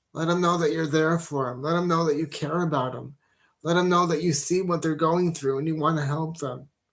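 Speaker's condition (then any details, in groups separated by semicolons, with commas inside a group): Cerebral palsy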